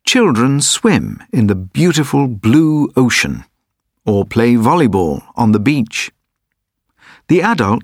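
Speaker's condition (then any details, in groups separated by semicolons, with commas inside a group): No condition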